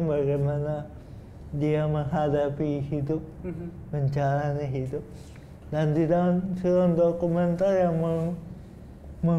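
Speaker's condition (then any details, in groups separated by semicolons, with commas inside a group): Cerebral palsy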